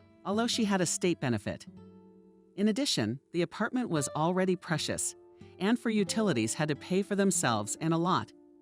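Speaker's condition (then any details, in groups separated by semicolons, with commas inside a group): No condition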